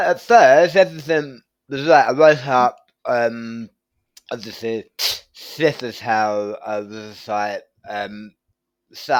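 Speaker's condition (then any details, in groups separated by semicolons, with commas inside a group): Tongue cancer surgery; right-side tongue surgery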